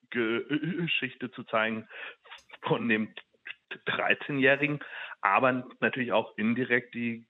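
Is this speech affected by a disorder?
Yes: stuttering; stuttering since school age at least, no pain; uses personal tricks to manage stuttering; here prolonged sounds.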